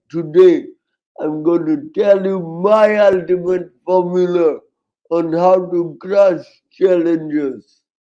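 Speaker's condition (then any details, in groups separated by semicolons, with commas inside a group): Cerebral palsy, severe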